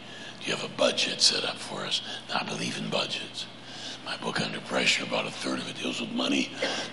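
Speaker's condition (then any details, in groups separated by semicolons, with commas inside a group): Laryngeal cancer; prior chemo and radiation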